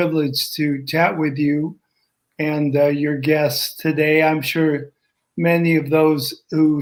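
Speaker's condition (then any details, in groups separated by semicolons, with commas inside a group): ALS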